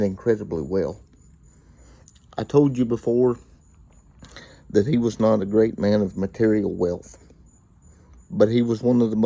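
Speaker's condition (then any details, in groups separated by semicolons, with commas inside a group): Cerebral palsy; reports speaking clearly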